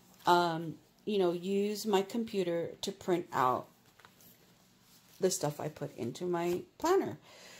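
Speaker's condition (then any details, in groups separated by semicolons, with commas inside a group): No condition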